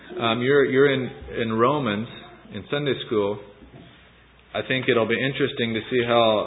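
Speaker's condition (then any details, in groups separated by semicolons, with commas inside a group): No condition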